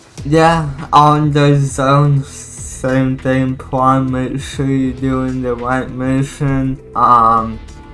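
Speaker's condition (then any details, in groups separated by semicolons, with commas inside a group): Cerebral palsy; abnormal muscle tone, right side, schizencephaly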